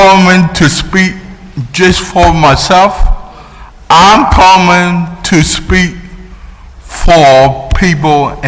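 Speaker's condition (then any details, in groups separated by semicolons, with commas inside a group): Cerebral palsy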